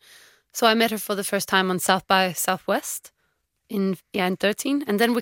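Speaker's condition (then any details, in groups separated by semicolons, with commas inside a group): No condition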